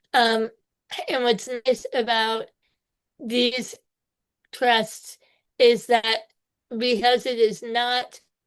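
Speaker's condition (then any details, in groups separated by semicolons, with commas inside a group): Spinal muscular atrophy type two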